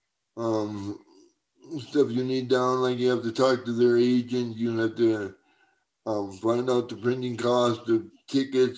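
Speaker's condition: Cerebral palsy; uses wheelchair for mobility

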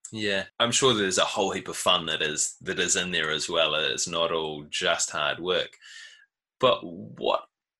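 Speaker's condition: No condition

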